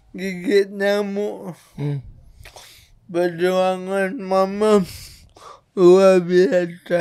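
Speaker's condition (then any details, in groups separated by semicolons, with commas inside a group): Cerebral palsy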